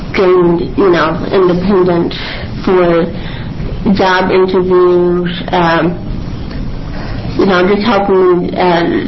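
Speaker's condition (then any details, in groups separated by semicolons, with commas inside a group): Cerebral palsy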